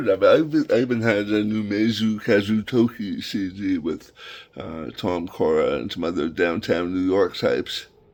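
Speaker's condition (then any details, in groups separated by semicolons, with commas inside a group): Tongue cancer surgery, tongue graft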